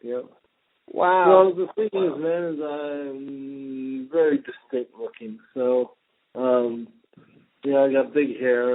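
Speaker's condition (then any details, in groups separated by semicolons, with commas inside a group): Cerebral palsy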